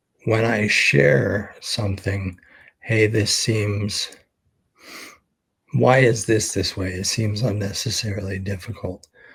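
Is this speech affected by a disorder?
Yes: ALS; expects to lose voice very soon.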